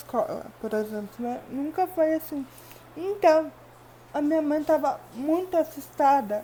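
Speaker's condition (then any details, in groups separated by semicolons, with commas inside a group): Cerebral palsy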